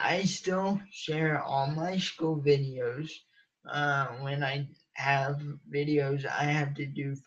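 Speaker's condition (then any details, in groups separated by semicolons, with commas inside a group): Cerebral palsy; from birth, uses wheelchair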